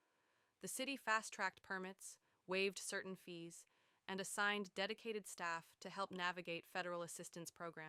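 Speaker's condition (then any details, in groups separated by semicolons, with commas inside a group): No condition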